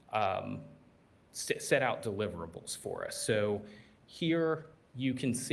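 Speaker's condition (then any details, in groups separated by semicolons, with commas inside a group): No condition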